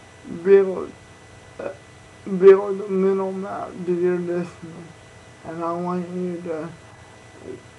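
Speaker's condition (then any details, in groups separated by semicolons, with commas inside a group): Cerebral palsy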